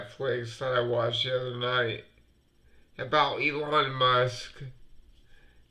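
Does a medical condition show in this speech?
Yes: multiple sclerosis.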